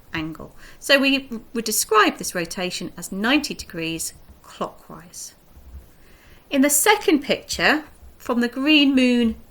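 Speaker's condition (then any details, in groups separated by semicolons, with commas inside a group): No condition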